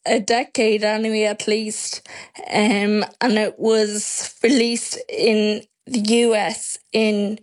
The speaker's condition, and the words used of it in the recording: Ataxia. And then my speech each year has drastically declined, to the point where this year I've had to record my voice for knowing the reality that my condition untreated is going to take away my voice and that I'm going to have to rely on a synthetic voice in the future.